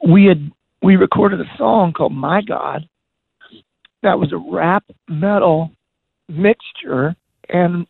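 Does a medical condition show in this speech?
Yes: voice disorder; progressive voice disorder.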